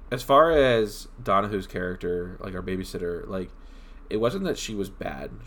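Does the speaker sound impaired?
No.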